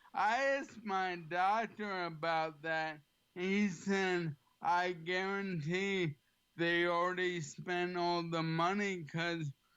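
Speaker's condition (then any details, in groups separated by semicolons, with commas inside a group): ALS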